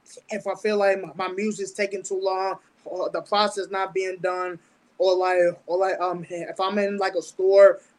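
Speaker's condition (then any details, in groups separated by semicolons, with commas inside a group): Stutter; mild stutter, low speech impediment since about age 10, intellectual learning disability from birth, hears instructions differently; certain words sometimes don't come out; repeated sounds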